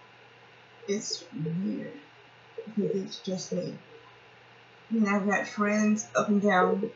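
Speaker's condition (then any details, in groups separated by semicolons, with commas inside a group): Cerebral palsy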